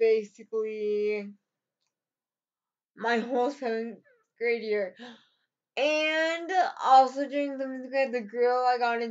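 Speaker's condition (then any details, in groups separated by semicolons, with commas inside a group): Cerebral palsy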